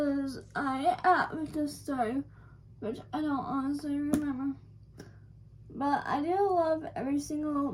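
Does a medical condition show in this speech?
Yes: cerebral palsy.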